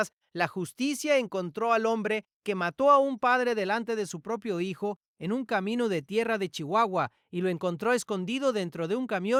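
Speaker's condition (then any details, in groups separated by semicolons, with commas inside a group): No condition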